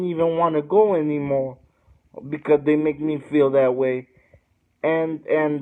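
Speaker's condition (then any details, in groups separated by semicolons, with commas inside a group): Cerebral palsy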